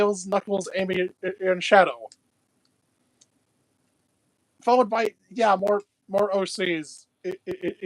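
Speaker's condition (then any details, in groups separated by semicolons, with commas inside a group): No condition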